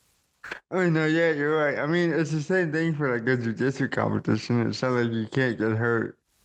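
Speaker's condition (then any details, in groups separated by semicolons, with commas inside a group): Cerebral palsy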